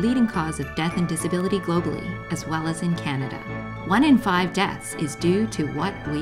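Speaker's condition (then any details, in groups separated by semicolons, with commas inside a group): No condition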